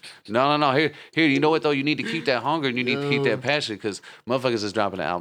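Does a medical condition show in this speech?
No.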